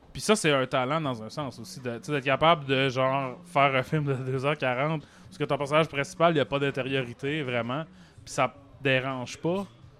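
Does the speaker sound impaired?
No.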